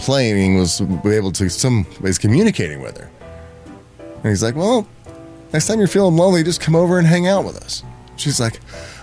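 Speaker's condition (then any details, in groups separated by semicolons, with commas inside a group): No condition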